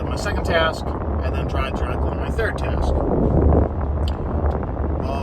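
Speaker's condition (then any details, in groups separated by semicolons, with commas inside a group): No condition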